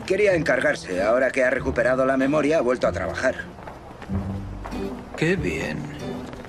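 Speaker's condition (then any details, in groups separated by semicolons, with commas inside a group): No condition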